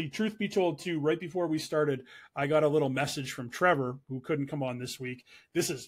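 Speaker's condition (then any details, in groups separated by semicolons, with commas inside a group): No condition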